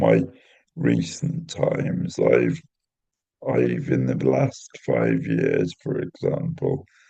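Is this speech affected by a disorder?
Yes: cerebral palsy; intrathecal baclofen pump.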